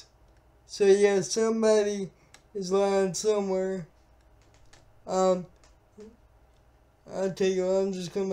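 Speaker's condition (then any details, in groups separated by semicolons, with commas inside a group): Cerebral palsy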